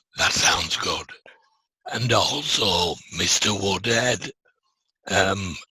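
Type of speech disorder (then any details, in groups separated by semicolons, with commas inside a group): Speech with a voice prosthesis; laryngectomy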